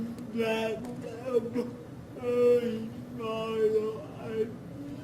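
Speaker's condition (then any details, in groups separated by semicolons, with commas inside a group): Cerebral palsy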